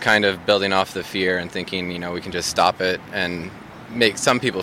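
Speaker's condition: No condition

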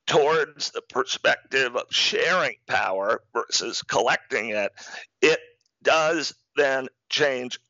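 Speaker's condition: Spasmodic dysphonia; partial loss of voice

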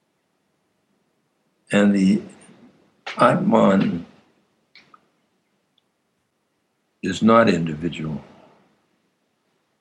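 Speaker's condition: Aphasia after stroke; long silences

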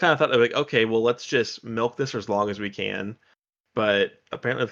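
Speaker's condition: No condition

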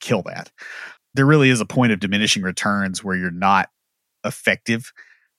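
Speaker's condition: No condition

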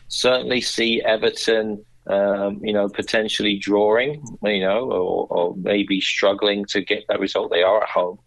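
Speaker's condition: No condition

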